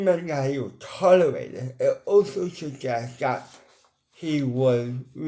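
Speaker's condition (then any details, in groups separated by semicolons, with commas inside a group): Cerebral palsy, ataxic, mild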